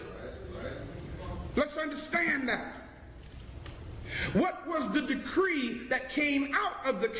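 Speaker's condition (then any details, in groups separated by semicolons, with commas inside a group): No condition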